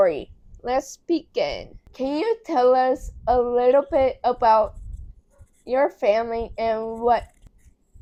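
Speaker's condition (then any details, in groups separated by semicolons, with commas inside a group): Cerebral palsy; affects muscles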